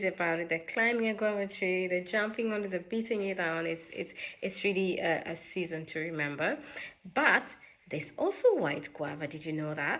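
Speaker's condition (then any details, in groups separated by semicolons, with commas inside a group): No condition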